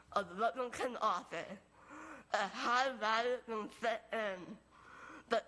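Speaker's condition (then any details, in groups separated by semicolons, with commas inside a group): Moebius syndrome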